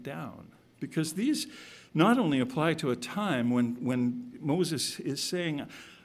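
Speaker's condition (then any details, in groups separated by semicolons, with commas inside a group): No condition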